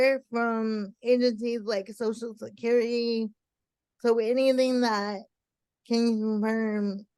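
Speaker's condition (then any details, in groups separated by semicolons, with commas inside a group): Cerebral palsy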